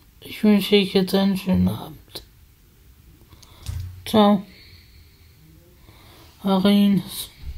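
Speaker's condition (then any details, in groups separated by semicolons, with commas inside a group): Spasticity from birth; multiple sclerosis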